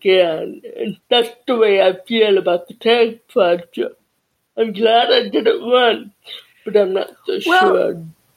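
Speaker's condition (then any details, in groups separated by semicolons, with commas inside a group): Cerebral palsy and deafness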